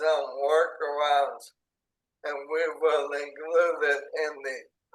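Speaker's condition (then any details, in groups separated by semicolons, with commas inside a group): ALS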